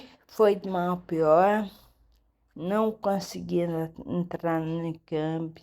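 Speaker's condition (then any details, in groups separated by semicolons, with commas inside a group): Cerebellar ataxia; about 5 years since onset, age 52, wheelchair, physiotherapy, medication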